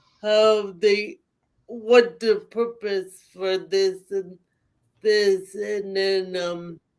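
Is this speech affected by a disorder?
Yes: cerebral palsy.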